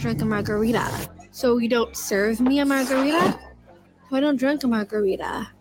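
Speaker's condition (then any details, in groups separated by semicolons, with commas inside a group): Down syndrome, mild; condition audible in voice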